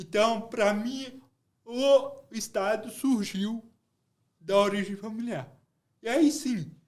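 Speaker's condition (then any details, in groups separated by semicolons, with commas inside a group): Cerebral palsy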